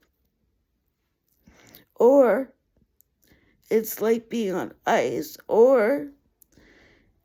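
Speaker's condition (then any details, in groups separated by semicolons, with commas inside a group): Cerebral palsy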